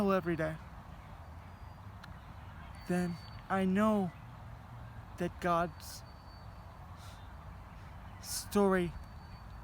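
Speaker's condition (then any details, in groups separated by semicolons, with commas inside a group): Cerebral palsy; heavily altered breathing patterns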